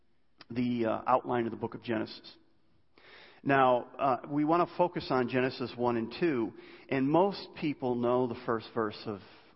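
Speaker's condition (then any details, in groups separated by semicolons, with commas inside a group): No condition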